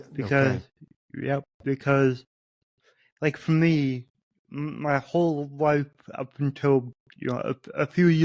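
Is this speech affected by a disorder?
Yes: cerebral palsy.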